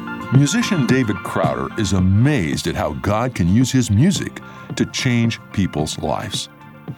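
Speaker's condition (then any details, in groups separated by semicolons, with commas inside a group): No condition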